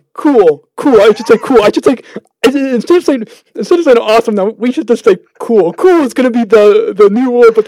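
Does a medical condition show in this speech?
Yes: stuttering; lifelong stuttering; here repeated sounds.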